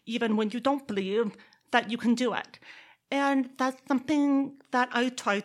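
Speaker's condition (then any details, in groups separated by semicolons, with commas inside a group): Deafness; reads lips, born in Texas; not interviewed live, questions read to her in person, answers by speaking; accent from deafness combined with Texas upbringing, speaks intelligibly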